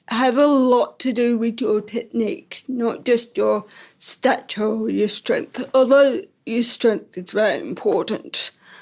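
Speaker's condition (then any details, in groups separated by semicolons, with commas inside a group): Ataxic cerebral palsy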